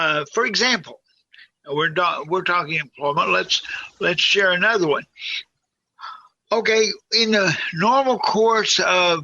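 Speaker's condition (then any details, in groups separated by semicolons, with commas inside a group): Cerebral palsy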